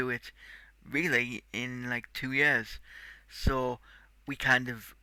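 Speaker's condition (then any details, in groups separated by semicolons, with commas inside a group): Cerebral palsy; tight muscles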